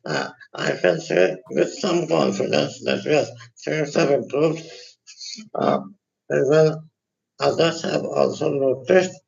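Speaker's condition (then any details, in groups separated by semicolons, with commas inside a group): Tongue and neck cancer; partial tongue removal, vocal cord paralysis, chemotherapy, radiation; repeat chemoradiation, voice therapy, voice improved; unclear voice, difficulty speaking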